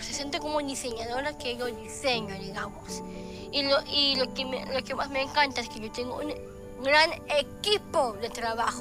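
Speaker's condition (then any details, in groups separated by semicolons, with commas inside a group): Down syndrome; short limbs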